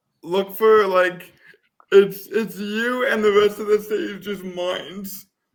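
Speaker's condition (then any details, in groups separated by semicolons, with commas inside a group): Cerebral palsy; voice affected by condition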